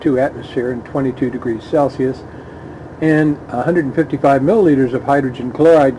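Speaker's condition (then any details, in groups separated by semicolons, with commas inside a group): No condition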